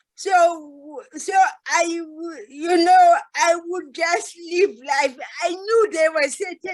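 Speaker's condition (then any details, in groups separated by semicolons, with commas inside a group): Cerebral palsy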